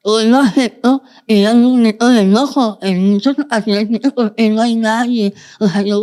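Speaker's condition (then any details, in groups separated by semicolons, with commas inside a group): Moebius syndrome, congenital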